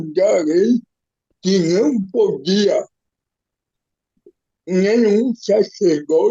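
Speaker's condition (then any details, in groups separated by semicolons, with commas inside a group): Cerebral palsy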